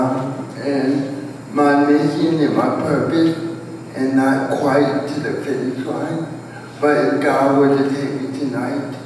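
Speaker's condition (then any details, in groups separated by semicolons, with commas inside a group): Cerebral palsy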